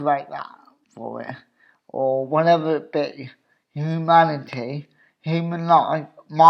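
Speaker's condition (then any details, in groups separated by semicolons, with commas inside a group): Cerebral palsy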